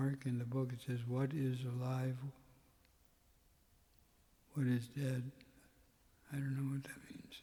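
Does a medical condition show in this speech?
Yes: Parkinson's; tremor.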